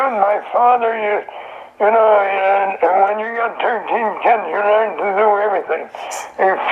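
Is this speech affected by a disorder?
Yes: throat cancer; survivor.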